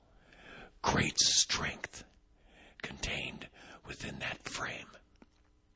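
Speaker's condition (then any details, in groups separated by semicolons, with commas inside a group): Vocal cord paralysis, unilateral; one vocal cord paralyzed, about 6 weeks; voice not yet back, audibly affected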